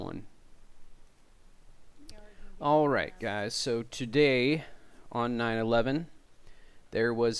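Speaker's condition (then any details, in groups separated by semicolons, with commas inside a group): No condition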